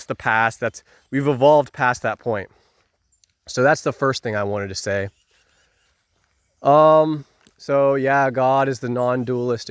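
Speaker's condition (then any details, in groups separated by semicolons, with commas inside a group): No condition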